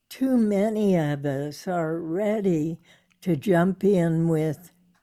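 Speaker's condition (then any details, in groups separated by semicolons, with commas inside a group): Spasmodic dysphonia; vocal cords too tight to let air in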